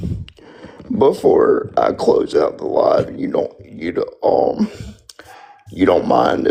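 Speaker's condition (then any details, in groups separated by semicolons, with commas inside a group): Spastic quadriplegic cerebral palsy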